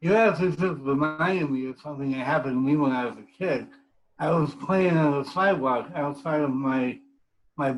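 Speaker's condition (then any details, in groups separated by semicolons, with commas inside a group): Cerebral palsy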